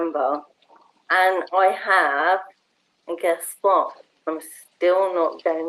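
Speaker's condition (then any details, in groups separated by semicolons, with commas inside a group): Motor neurone disease; bulbar onset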